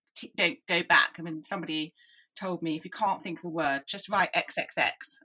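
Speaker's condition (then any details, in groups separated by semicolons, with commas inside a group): Deafness; listening took effort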